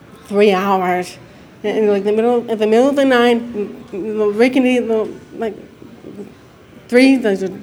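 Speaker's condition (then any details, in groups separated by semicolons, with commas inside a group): Deafness; mix of speech and sign growing up, signs with family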